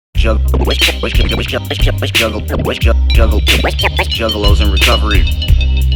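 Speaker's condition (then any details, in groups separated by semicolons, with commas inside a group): No condition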